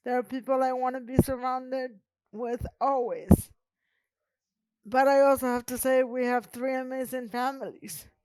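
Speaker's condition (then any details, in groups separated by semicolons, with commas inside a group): Cerebral palsy; present from birth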